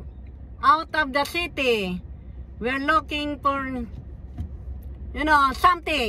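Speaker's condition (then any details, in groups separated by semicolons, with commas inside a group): No condition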